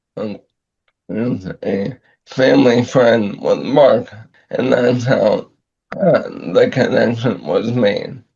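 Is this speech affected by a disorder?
Yes: ALS; about two years since onset.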